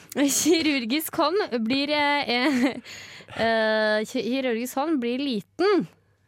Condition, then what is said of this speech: None; typical speech.